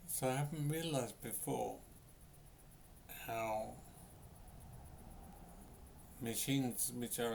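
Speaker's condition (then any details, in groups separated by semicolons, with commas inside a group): Brain injury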